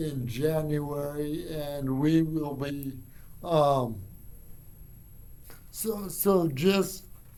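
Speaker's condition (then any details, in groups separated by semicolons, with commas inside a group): Cerebral palsy; from birth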